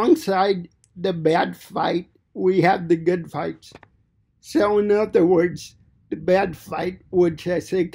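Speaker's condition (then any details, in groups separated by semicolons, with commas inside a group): Cerebral palsy; fine motor impairment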